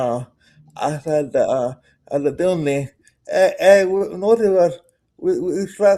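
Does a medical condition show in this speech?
Yes: cerebral palsy.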